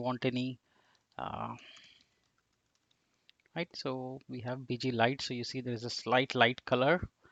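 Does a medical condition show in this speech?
No.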